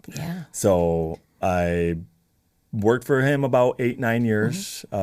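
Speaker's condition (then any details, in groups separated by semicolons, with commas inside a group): No condition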